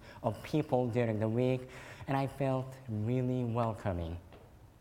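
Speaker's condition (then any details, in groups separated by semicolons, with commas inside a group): Cleft lip and palate; congenital cleft lip and palate, eleven operations and surgeries at early age; could not suck breast milk as newborn, fed formula and cow milk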